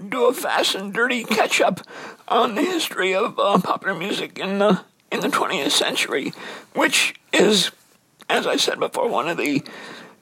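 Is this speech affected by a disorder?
Yes: dysphonia; onset during recording project, lost singing voice, steroid dose allowed finishing last 28 songs; raspy, sometimes squeaky, strained voice, lost ability to sing.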